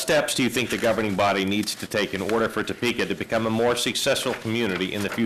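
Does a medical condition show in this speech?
No.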